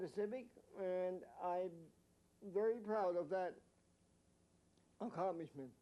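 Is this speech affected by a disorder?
Yes: mild cerebral palsy.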